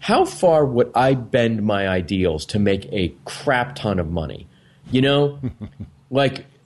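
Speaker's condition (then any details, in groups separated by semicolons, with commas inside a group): No condition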